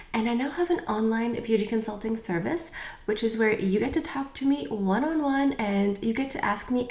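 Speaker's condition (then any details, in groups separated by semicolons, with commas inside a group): No condition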